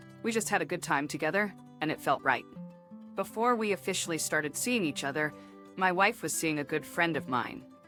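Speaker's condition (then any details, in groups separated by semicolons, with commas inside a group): No condition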